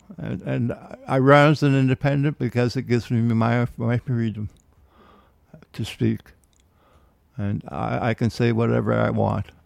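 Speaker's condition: Parkinson's disease; man aged 73

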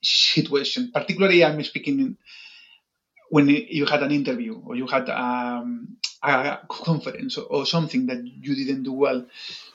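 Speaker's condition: Stuttering; stuttering since age 5, chronic and lifelong, many speech and language therapists over the years; about 2 to 5 years of daily practice talking to 200 people, controlled stuttering technique; could not say own name properly until late 20s, now uses a trained speaking style; repeated sounds, prolonged sounds, blocks

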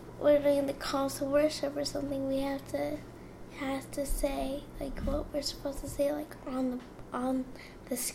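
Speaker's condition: Cerebral palsy; cannot say it as intended

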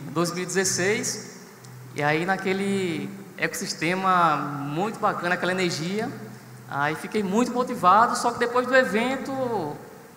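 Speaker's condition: No condition

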